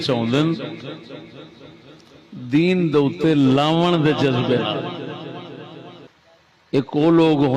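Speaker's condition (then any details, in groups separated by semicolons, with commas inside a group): No condition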